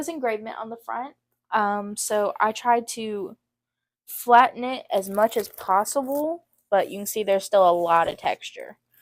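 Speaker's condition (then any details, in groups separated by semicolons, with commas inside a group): No condition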